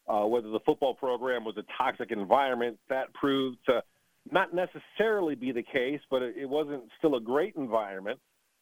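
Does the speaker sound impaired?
No.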